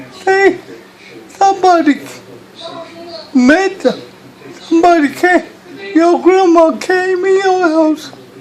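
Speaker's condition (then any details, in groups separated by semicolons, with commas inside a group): Cerebral palsy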